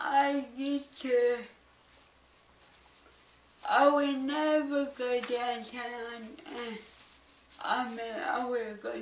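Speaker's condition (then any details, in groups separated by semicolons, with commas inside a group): Cerebral palsy; balance and speech most affected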